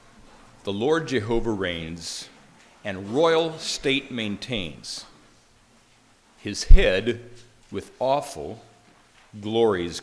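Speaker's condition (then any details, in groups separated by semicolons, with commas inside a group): No condition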